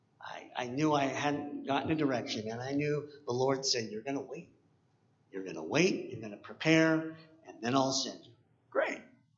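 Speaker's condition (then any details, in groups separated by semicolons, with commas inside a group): Cleft palate; congenital cleft palate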